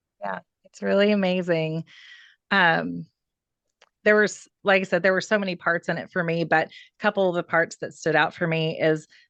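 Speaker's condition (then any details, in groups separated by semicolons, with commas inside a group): No condition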